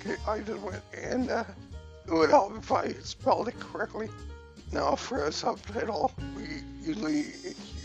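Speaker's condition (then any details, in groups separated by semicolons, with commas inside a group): Cerebellar ataxia from brain tumour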